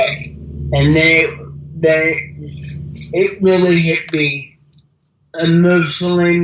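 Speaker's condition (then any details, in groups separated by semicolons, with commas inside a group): Cerebral palsy; mild speech impediment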